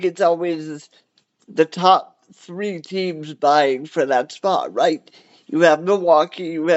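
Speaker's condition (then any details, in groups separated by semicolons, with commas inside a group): Cerebral palsy; cerebral palsy, wheelchair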